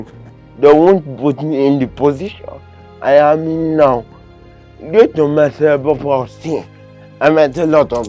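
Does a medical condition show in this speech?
Yes: cerebral palsy, severe.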